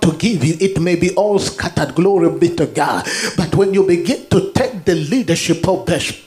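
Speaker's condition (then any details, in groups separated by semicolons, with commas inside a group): No condition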